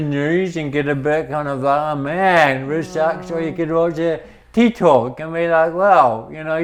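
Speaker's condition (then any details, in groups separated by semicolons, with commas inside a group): Cerebral palsy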